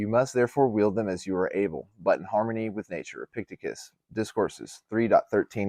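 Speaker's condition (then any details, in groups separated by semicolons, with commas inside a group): No condition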